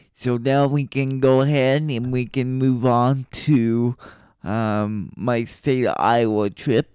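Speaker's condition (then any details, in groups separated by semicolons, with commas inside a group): Cerebral palsy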